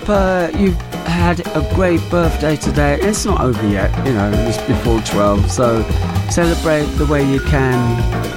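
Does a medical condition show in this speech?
No.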